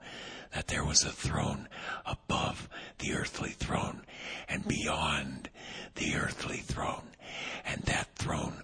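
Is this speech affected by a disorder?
Yes: vocal cord paralysis, unilateral.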